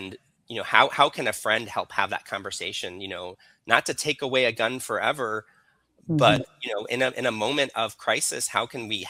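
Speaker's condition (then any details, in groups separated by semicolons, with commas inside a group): No condition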